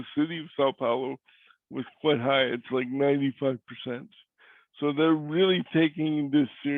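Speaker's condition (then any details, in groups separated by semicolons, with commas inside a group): Cerebral palsy; cannot walk; voice is different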